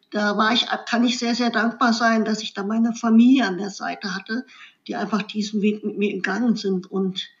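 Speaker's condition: Cleft lip and palate; congenital cleft lip, jaw and palate, infant feeding problems, 16 operations by age 18, facial scars; after accident five months tube feeding, saliva swallowing not allowed, later esophagus surgery

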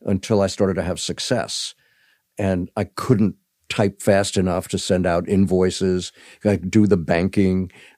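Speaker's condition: No condition

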